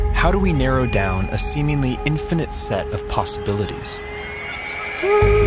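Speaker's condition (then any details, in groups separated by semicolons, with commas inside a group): No condition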